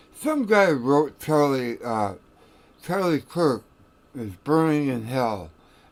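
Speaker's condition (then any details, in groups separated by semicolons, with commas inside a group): Tongue cancer; radiation-treated tongue cancer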